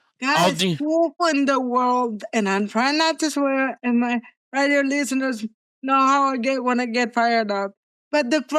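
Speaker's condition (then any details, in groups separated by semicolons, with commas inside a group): Cerebral palsy; present from birth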